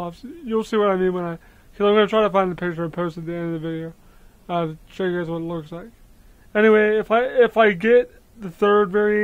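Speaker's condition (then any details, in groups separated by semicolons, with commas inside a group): Cerebral palsy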